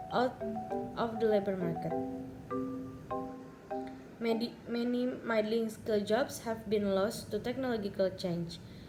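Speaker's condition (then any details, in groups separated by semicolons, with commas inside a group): No condition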